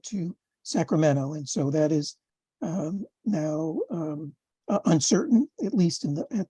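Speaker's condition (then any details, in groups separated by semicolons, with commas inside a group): No condition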